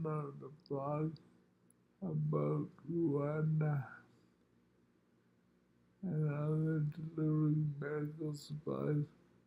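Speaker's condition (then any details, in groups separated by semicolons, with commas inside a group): Multiple sclerosis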